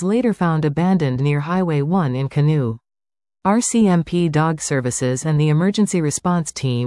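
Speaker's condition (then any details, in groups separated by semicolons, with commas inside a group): No condition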